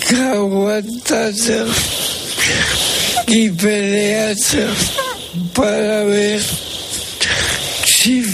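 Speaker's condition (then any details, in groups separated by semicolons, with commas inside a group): ELA (ALS), speech-generating device; ALS diagnosed 13 years ago, first symptoms attributed to herniated discs, diagnosis about six months later; cannot move any muscle, tilting wheelchair, permanent ventilator, audibly laboured breathing, eye-gaze tablet control, cough assist device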